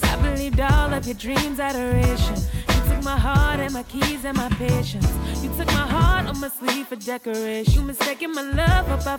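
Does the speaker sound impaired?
No.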